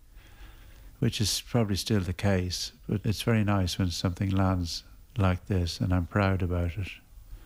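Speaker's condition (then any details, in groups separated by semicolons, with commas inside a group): Parkinson's; progressive, expected to get tougher, affects making steady non-wobbly lines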